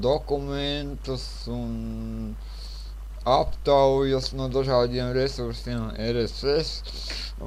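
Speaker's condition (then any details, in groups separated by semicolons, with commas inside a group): Cerebral palsy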